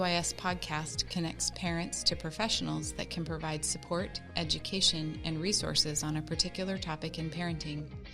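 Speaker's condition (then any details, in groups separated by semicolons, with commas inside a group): No condition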